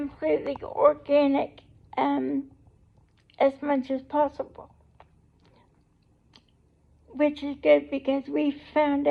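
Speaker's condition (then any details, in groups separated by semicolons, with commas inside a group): Cerebral palsy; able to talk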